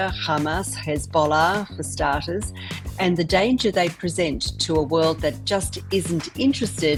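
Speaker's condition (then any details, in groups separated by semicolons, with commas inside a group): No condition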